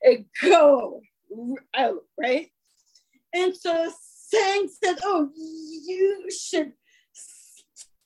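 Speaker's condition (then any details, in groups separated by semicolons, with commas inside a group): Stuttering; attended a speech course; blocks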